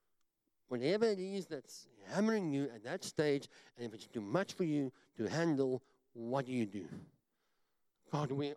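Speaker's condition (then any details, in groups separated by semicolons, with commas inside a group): Cleft palate; talks funny, self-described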